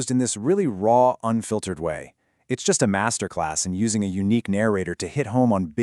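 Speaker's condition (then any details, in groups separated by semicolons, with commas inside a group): No condition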